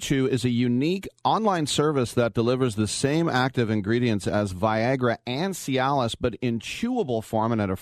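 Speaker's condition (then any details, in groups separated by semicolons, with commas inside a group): No condition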